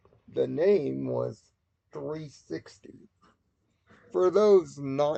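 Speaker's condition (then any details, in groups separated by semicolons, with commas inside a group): Cerebral palsy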